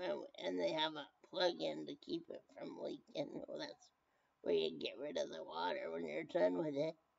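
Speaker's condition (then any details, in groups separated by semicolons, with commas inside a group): Brain injury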